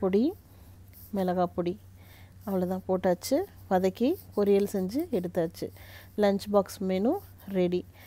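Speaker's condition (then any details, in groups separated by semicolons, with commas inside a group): No condition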